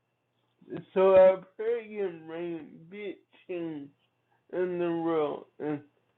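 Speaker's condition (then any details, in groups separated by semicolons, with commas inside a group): Cerebral palsy; from birth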